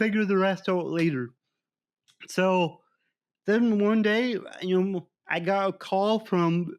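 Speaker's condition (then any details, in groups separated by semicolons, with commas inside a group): Cerebral palsy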